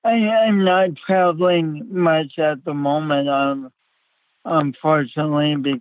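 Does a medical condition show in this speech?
Yes: speech impediment; since childhood, uncoordinated with poor balance as child, physical and occupational therapy in childhood; speech impediment still present; repeating words over and over, impediment never went away.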